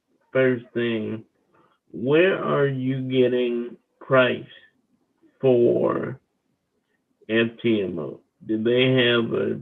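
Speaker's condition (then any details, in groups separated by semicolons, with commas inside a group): Cerebral palsy; wheelchair user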